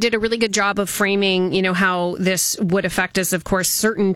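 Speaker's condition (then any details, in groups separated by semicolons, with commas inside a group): No condition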